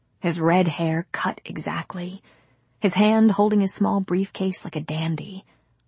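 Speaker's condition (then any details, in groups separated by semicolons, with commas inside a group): No condition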